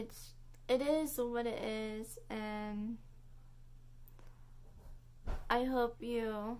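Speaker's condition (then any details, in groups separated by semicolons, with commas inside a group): Cerebral palsy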